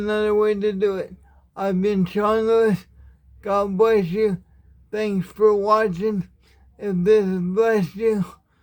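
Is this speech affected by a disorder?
Yes: cerebral palsy, spastic, mild.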